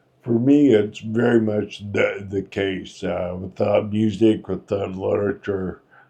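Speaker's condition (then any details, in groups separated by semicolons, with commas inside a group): Friedreich's ataxia; inherited, muscle degeneration; decades with it, progressively more disabled, needs help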